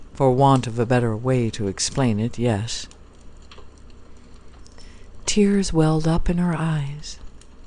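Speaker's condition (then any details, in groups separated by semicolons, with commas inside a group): No condition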